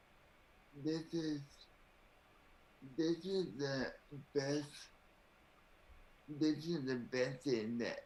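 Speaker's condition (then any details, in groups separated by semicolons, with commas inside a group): Cerebral palsy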